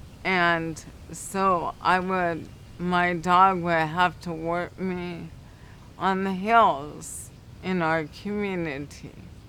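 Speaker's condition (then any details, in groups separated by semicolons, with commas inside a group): Cerebral palsy; affects speech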